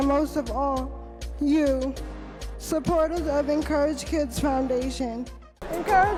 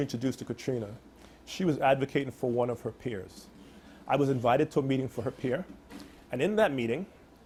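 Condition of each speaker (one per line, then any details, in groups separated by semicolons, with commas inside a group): Cerebral palsy; cerebral palsy, uses wheelchair
No condition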